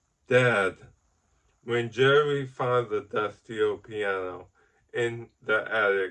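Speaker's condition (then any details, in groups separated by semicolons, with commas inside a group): Ataxic cerebral palsy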